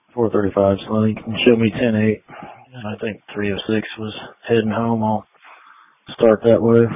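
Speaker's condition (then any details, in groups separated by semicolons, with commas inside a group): No condition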